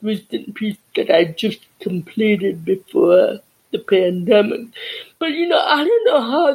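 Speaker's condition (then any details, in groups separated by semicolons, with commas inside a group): Deafness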